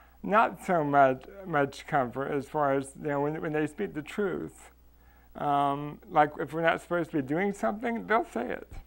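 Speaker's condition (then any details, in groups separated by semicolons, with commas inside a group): Cerebral palsy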